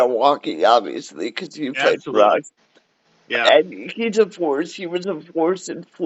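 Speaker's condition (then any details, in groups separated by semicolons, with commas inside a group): Cerebral palsy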